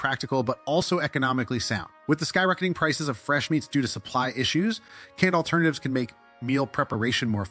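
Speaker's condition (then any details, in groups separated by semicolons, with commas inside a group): No condition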